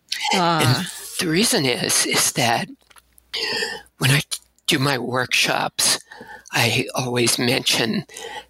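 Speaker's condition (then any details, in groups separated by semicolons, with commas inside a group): Abductor spasmodic dysphonia; staccato speaking style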